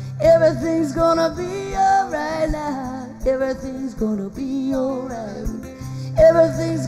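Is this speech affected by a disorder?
No.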